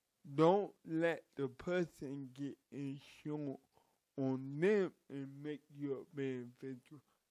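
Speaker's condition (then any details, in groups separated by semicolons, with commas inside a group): Cerebral palsy; from birth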